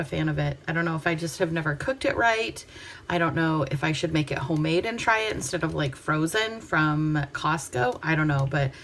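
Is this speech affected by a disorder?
No.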